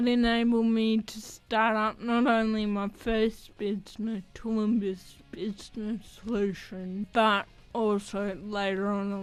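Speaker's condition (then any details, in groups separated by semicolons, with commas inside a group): Athetoid cerebral palsy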